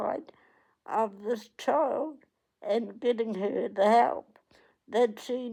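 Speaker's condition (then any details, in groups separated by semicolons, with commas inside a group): Cerebral palsy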